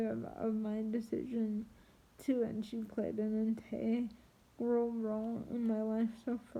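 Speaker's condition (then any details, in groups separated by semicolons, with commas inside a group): Triplegic cerebral palsy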